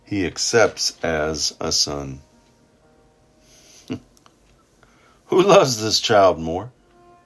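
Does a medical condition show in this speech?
No.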